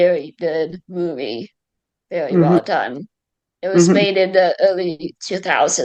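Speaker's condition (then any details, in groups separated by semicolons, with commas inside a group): Cerebral palsy; mild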